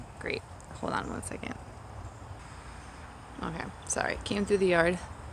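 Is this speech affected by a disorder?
No.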